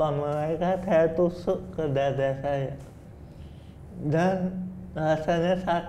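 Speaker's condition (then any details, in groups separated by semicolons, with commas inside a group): Cerebral palsy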